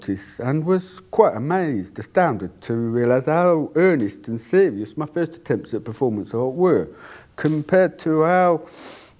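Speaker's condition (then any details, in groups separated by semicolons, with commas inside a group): Deafness; cannot hear own voice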